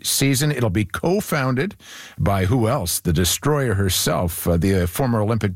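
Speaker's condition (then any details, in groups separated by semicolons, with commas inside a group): No condition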